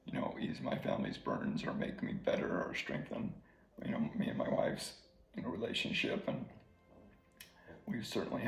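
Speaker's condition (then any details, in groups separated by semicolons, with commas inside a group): ALS; slowly progressing ALS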